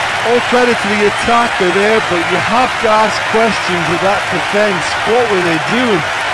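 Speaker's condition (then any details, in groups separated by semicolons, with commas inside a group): No condition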